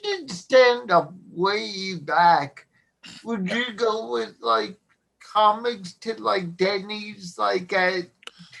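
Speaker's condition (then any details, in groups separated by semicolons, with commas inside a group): Cerebral palsy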